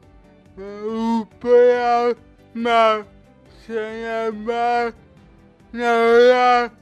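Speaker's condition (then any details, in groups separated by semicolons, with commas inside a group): Cerebral palsy; short replies, host repeats and checks words, 'parálisis cerebral' came out unclear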